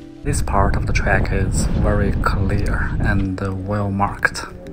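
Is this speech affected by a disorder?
No.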